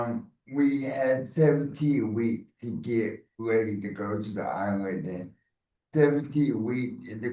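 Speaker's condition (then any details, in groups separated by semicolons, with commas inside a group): Cerebral palsy; present from birth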